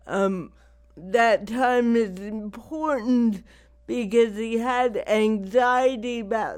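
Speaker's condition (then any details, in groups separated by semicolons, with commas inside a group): Cerebral palsy; wears down with age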